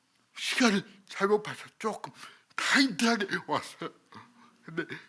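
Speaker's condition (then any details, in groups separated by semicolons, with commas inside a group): Cerebral palsy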